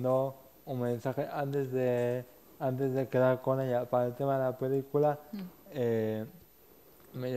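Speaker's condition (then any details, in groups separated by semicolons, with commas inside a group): Cerebral palsy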